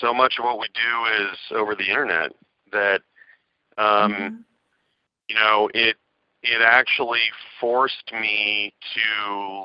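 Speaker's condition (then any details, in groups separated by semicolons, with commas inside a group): No condition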